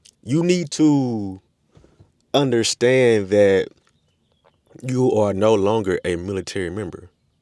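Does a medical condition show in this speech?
No.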